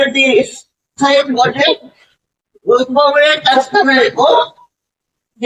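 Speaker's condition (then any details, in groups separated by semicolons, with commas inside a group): Cerebral palsy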